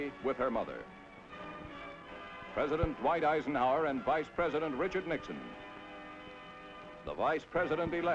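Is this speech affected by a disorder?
No.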